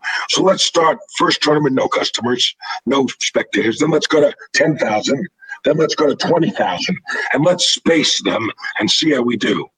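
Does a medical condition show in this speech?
Yes: throat cancer, vocal cords removed; now partial voice.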